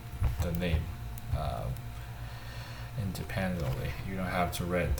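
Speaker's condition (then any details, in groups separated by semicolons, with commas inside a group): No condition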